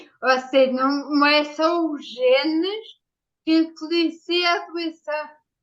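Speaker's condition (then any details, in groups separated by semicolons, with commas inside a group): Ataxia after brain injury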